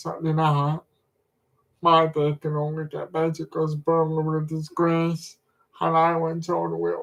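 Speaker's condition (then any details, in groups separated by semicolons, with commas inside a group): Cerebral palsy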